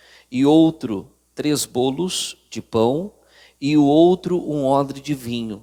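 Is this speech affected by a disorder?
No.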